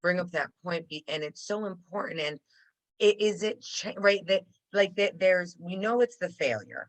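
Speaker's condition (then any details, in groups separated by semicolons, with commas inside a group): No condition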